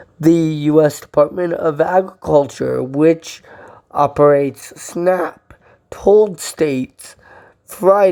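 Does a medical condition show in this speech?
Yes: cerebral palsy.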